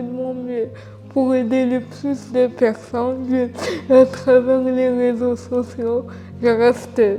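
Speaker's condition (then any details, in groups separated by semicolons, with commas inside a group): Cerebral palsy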